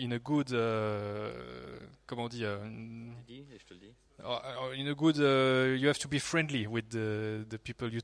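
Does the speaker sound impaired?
No.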